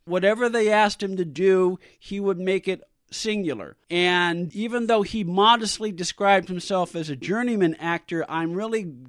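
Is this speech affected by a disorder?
No.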